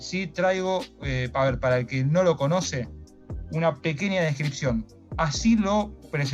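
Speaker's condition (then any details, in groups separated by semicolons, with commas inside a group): No condition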